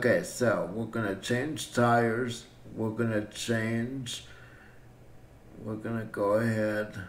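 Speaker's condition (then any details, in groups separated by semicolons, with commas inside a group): Cerebral palsy; breathing fine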